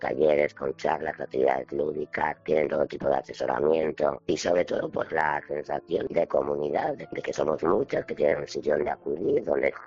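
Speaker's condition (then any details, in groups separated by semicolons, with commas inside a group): Laryngectomy; laryngectomy after head and neck cancer, vocal cords removed, voice lost immediately after surgery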